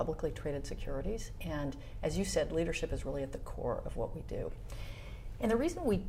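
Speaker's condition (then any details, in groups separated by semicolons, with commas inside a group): No condition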